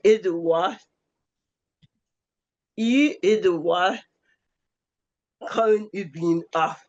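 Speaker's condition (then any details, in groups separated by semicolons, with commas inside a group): Cerebral palsy; affects voice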